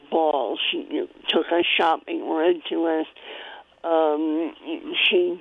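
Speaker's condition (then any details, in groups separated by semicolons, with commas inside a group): Cleft palate; congenital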